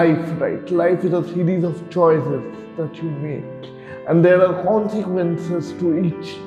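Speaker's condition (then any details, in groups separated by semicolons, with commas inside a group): Cerebral palsy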